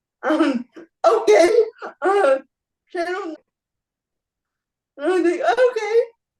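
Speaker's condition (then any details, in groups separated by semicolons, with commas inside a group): Spastic cerebral palsy; uses wheelchair; can speak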